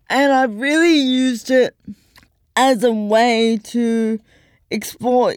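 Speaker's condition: Cerebral palsy; full-time wheelchair user

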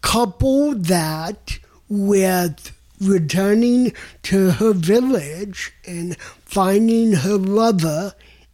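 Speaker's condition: Cerebral palsy; developmental, onset before three, non-progressive, motor impairment, speech impediment only visible sign, extensive speech therapy; impediment called an accent, mistaken for drunk, listeners adjust over time, untraditional tenor singing voice

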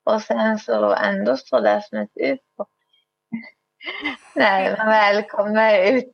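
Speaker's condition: Cerebral palsy, spastic

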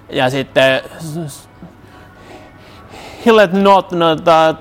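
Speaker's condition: Stuttering; frequent whole-word and part-word repetitions, some restarts; repeated sounds

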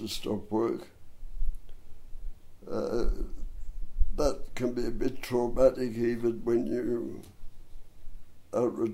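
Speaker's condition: Dystonia and cerebral palsy; bronchial asthma

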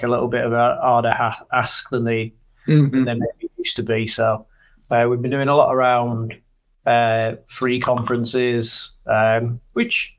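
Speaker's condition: No condition

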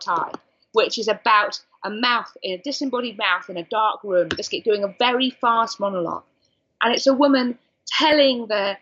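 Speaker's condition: Tourette's syndrome; frequent vocal tics and noises; hedgehog, cat

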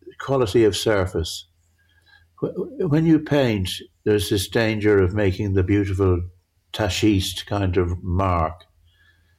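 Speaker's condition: Parkinson's; grouped objects merge together

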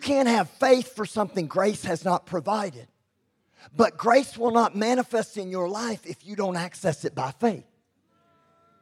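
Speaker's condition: Cleft lip and palate; congenital

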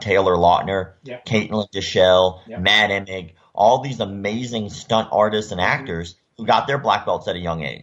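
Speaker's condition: Cleft lip and palate; surgically repaired

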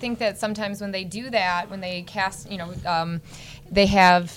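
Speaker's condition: No condition

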